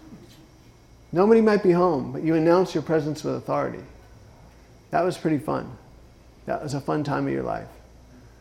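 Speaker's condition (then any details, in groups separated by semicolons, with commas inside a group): Parkinson's disease; left foot dystonia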